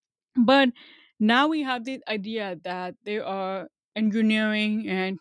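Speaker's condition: Hearing loss; newer hearing aid not self-adjustable, limited digital hearing aid options, audiologist suggested cochlear implant

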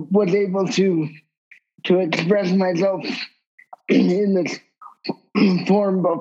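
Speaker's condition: Cerebral palsy; wheelchair user

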